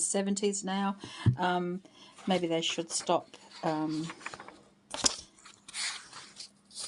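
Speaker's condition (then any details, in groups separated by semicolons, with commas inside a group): No condition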